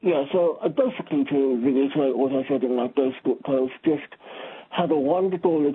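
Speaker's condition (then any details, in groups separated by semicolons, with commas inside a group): Speech impediment; disability; sometimes fumbles answers when calling in to radio program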